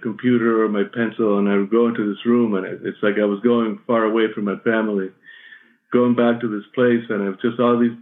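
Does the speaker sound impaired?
Yes: Parkinson's; sometimes shaking, voice shakier than usual at recording.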